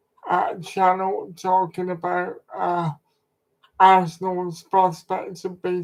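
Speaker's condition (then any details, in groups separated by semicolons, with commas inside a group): Cerebral palsy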